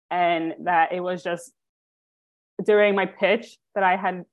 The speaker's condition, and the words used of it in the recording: Stuttering. And um, she's been really positive with helping me to overcome my fear of speaking and having me learn how to slow down when I speak.